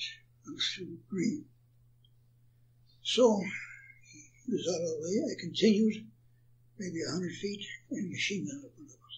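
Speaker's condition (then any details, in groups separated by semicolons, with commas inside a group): Parkinson's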